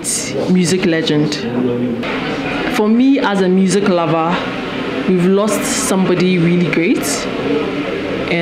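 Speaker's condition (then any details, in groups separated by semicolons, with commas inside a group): No condition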